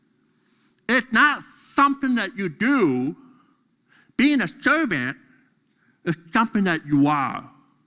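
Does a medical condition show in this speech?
Yes: deafness; deaf during school years.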